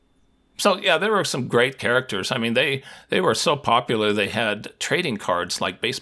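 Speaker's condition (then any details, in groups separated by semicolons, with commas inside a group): No condition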